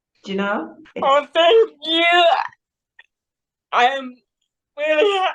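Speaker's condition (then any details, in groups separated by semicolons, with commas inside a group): Cerebral palsy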